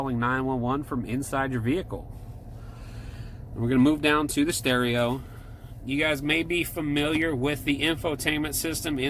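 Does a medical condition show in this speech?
No.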